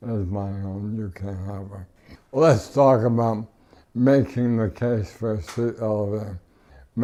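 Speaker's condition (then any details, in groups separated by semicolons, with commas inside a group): ALS; no tracheostomy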